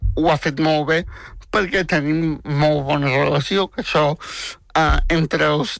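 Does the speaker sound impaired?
Yes: spastic tetraplegic cerebral palsy; from birth, twin embryo died in complex pregnancy, premature, wheelchair user, much physiotherapy; very talkative since age 3, worked hard to make people understand speech.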